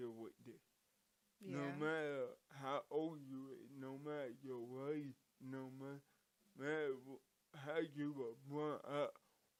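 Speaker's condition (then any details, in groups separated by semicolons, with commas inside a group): Cerebral palsy; from birth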